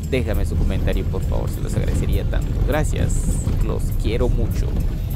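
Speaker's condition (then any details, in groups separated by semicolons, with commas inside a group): No condition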